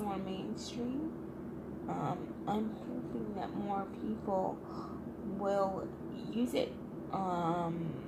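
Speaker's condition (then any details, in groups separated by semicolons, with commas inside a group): Cerebral palsy, triplegia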